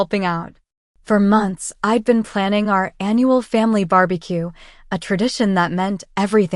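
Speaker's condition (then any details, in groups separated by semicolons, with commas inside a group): No condition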